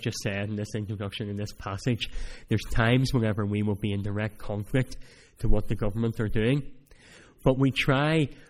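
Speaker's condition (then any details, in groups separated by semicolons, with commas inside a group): Cleft palate; cleft palate since childhood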